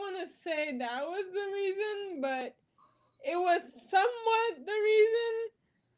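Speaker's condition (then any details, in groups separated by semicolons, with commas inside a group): Cerebral palsy; spasticity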